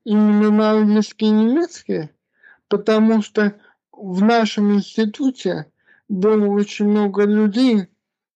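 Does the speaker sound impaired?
Yes: cerebral palsy.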